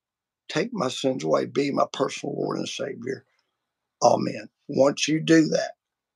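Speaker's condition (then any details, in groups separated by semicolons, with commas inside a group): Vocal cord surgery; including laser treatment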